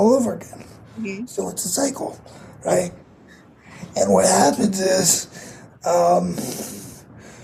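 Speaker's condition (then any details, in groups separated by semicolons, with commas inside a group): Cerebral palsy; physical disability; voice audibly affected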